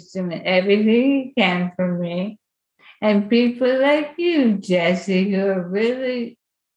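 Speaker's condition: ALS; onset with wrist weakness and reduced grip

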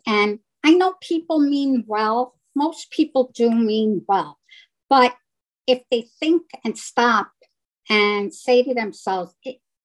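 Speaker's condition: Deafness; deafness since school years, unnoticed by self and parents, long-term hearing aid user; hearing in one ear starting to decrease, wears hearing aid, deaf without it; speech sounds very good, others remark on speaking so well

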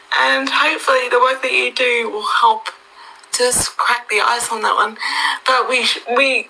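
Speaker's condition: Cerebral palsy; present since childhood

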